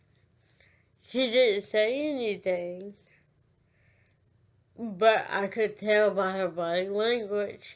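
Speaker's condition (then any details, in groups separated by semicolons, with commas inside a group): Cerebral palsy; cannot control speech, speech affected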